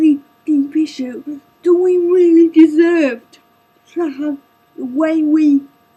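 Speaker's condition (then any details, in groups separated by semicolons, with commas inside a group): Cerebral palsy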